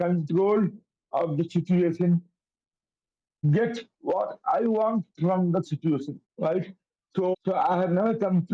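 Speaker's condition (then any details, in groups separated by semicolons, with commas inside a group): Cerebral palsy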